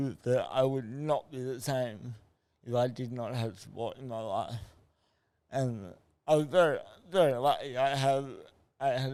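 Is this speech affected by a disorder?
Yes: cerebral palsy.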